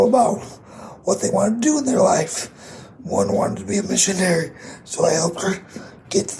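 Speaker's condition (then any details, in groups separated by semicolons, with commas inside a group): Cerebral palsy; voice audibly affected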